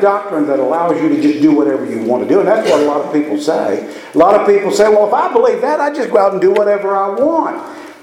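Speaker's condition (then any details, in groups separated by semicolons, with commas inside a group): No condition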